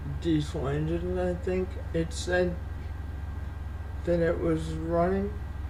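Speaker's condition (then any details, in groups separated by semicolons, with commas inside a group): Cerebral palsy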